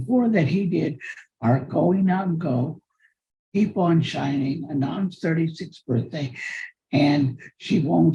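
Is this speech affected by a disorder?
Yes: cerebral palsy; from birth.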